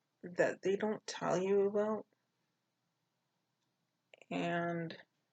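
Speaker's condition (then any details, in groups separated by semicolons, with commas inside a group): Cerebral palsy; poor balance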